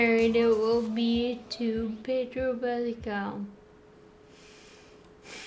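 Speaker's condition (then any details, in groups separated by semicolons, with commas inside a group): Friedreich's ataxia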